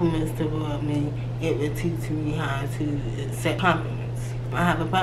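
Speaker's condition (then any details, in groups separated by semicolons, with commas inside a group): Cerebral palsy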